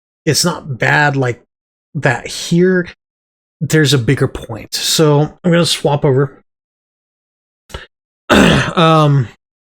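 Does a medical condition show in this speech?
No.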